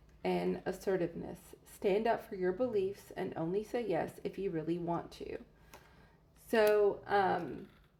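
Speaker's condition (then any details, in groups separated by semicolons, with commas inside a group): No condition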